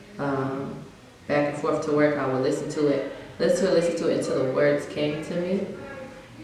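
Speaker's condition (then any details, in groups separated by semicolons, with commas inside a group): No condition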